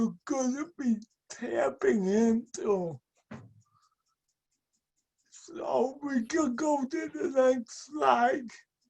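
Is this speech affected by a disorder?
Yes: speech and mobility impairment.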